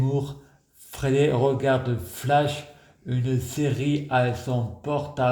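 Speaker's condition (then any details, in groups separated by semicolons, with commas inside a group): Multiple sclerosis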